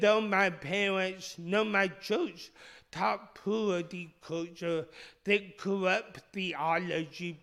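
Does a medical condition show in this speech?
Yes: speech impediment; initially misdiagnosed.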